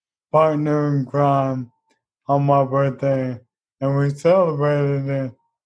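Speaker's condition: ALS; for lifting out of bed

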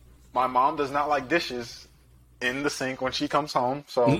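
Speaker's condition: No condition

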